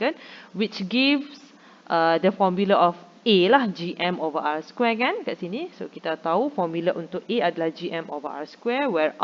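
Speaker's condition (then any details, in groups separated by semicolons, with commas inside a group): No condition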